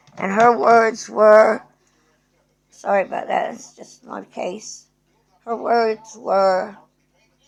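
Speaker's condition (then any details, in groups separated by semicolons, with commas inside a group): Cerebral palsy; present from birth, arthritic hips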